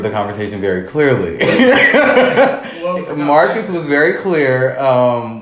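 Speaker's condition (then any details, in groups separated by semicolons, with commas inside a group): No condition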